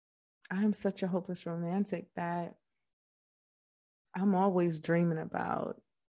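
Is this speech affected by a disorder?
No.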